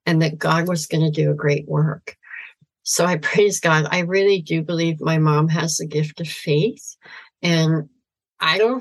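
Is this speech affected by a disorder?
Yes: severe cleft palate, cleft lip and palate.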